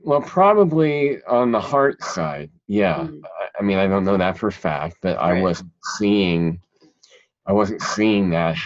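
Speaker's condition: Cleft palate; present since childhood

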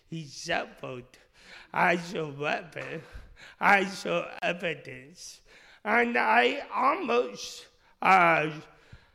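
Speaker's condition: Speech impediment; initially misdiagnosed

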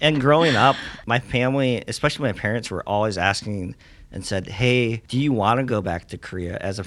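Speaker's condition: Cleft lip and palate; congenital

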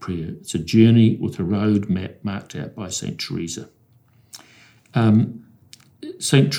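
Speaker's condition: No condition

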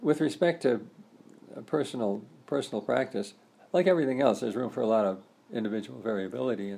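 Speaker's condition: Parkinson's disease; earlier breathing trouble during sleep

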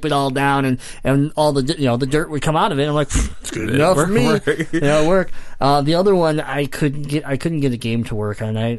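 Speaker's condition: Cleft palate; congenital

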